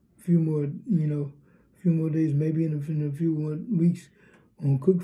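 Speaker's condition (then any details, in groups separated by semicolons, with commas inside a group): Cerebral palsy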